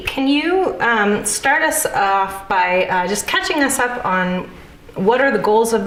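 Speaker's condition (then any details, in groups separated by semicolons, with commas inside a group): No condition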